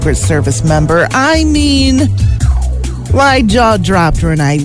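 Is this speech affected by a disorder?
No.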